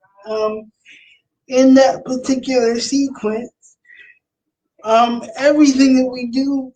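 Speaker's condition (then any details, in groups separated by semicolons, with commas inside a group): Cerebral palsy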